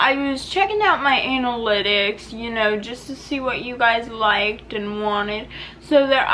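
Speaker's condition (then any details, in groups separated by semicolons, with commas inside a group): Cerebral palsy; spastic type, possibly mixed, never fully evaluated; surgery upcoming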